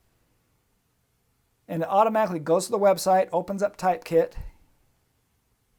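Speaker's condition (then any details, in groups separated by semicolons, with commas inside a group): No condition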